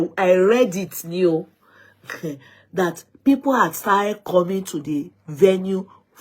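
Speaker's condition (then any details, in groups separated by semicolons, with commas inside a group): No condition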